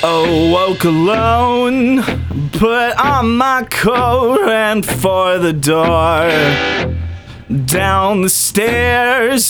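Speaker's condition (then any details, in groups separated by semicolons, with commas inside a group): No condition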